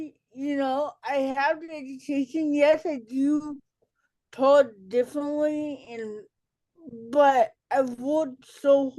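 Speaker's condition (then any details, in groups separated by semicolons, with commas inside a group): Cerebral palsy; childhood speech delay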